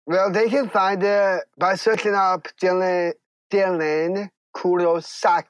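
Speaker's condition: Down syndrome; congenital

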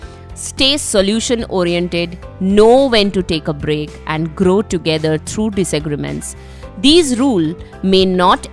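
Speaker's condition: No condition

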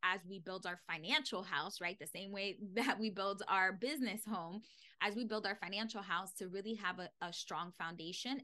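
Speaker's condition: No condition

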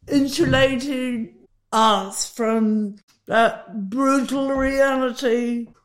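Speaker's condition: Huntington's disease; initially misdiagnosed

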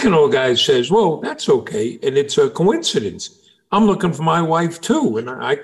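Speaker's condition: No condition

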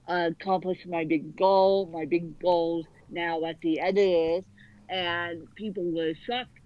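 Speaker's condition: Cerebral palsy; from birth

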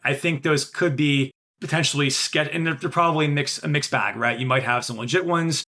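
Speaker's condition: No condition

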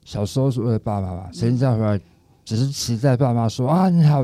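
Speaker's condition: Tongue cancer; stage four tongue cancer

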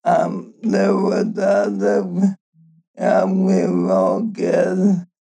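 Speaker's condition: ALS; uses Tobii Dynavox speech-generating device

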